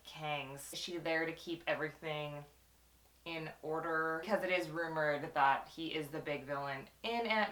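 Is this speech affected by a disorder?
No.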